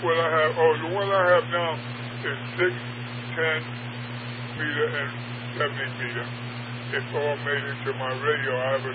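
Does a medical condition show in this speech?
Yes: Parkinson's; largely wheelchair bound, unable to get around.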